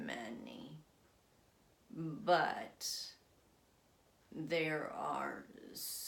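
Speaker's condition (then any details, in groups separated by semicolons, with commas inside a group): Essential tremor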